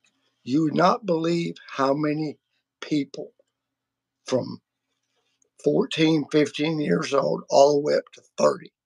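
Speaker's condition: Vocal cord surgery; multiple vocal cord surgeries

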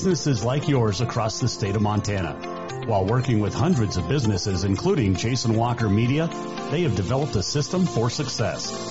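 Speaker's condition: No condition

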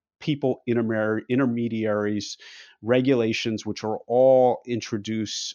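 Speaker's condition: No condition

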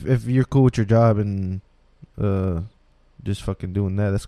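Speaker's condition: No condition

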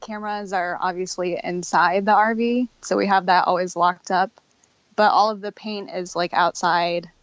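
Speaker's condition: No condition

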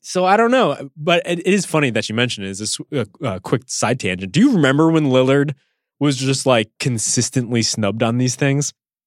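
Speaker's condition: No condition

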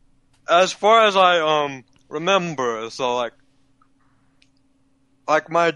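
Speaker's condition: Cerebral palsy, physical only

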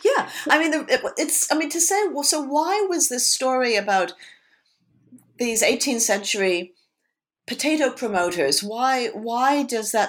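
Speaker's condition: No condition

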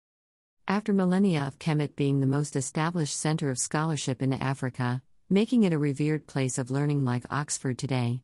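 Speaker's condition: No condition

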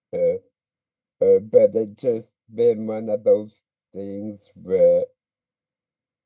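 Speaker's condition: Speech impediment; pretty good speaker when comfortable, drama club and debate team experience

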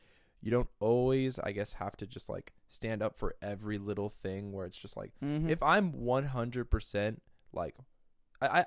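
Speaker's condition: No condition

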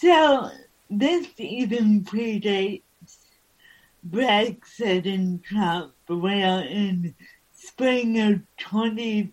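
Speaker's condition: Cerebral palsy

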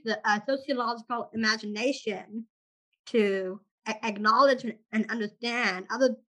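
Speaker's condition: Down syndrome; present from birth

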